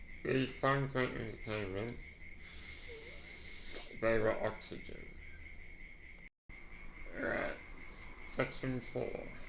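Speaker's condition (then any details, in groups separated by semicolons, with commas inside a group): Duchenne muscular dystrophy; since childhood, wheelchair user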